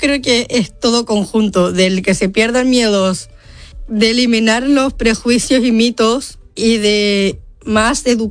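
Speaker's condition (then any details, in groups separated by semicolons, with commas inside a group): Down syndrome; diagnosed before birth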